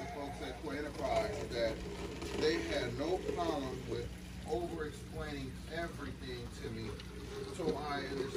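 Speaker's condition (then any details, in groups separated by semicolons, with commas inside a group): No condition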